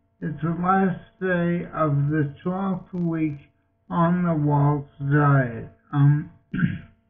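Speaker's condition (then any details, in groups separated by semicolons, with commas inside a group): Multiple sclerosis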